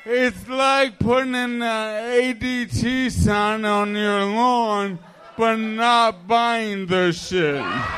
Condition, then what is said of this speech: ALS (motor neuron disease). Tony, how is he easier to understand than Aphrodite?